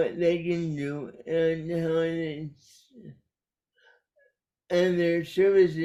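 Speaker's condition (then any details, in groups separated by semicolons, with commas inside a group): Cerebral palsy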